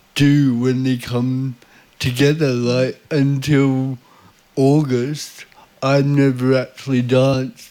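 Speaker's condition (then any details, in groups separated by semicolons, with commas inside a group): Cerebral palsy; walks with pelvis leaning and upper body leaning slightly back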